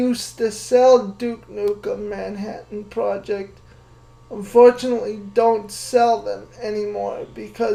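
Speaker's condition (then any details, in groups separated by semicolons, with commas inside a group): Cerebral palsy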